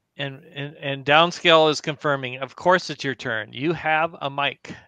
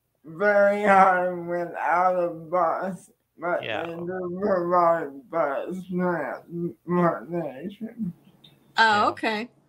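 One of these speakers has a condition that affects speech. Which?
The second: cerebral palsy.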